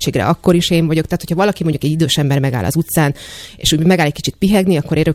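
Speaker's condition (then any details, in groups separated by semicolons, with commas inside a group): No condition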